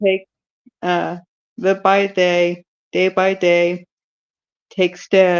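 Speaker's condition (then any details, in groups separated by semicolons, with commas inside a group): Cerebral palsy; present from birth, scoliosis; speech affected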